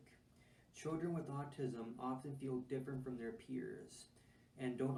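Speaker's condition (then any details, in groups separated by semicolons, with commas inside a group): No condition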